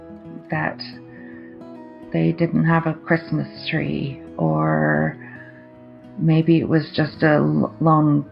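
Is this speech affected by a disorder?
Yes: aphasia after stroke; in recovery, in speech therapy, aphasia improving.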